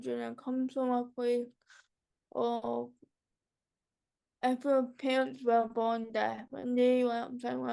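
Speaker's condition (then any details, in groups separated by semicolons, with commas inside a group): Cerebral palsy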